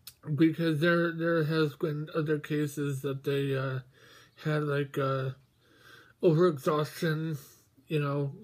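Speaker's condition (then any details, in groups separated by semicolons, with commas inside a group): Mobius syndrome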